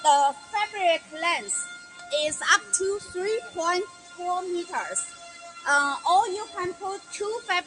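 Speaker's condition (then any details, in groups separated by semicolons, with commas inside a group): No condition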